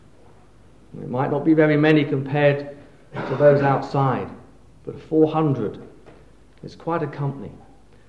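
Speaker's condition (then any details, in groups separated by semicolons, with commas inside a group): No condition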